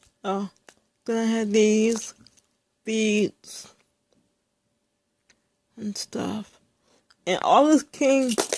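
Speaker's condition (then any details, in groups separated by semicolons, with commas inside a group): Speech impairment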